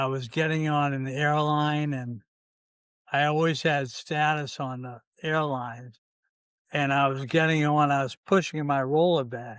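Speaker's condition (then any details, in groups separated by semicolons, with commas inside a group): ALS, C9 mutation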